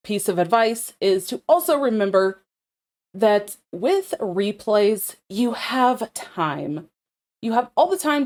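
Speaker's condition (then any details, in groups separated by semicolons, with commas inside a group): No condition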